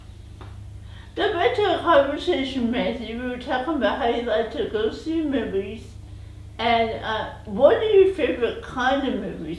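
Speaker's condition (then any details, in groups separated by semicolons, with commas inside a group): Cerebral palsy; present from birth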